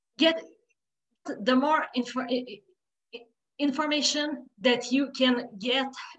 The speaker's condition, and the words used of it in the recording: Stuttering. You know, like when I when I talk, I am not able to do properly another task